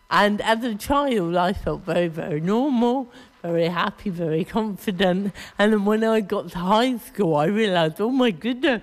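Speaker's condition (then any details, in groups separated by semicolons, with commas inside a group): Cerebral palsy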